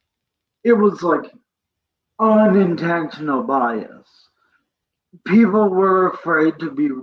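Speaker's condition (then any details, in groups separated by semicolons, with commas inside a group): Cerebral palsy; present from birth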